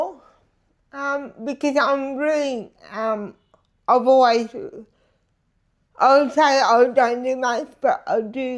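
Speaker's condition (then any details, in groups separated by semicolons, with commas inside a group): Disability affecting speech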